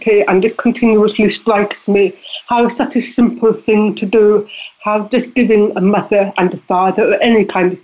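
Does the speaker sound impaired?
Yes: deafness; deafness audible in voice.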